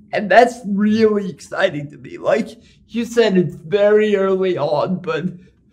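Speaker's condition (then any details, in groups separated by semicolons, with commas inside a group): Cerebral palsy; powered wheelchair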